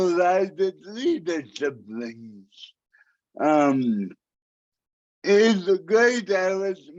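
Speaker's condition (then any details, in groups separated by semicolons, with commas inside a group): Cerebral palsy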